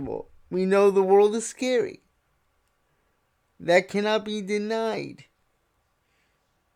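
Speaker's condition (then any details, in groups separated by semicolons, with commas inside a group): Cerebral palsy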